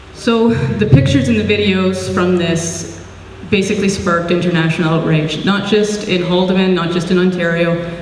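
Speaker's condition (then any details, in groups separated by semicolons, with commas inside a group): No condition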